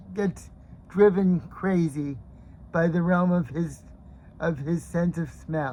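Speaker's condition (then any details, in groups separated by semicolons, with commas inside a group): Cerebral palsy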